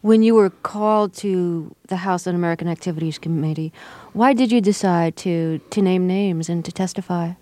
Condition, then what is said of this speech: No condition.